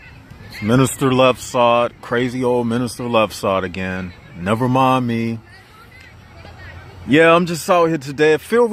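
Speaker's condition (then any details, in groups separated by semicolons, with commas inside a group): No condition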